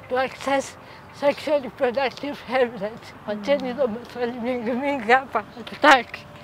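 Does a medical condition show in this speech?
Yes: cerebral palsy.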